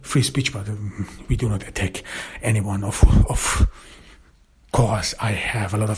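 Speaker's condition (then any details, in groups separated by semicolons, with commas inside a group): Stuttering; cause unknown, only one in family who stutters, german mother tongue, born in austria; speaking improved through regular podcasting, self-perceived; stutters less the more speaking is done; repeated words, prolonged sounds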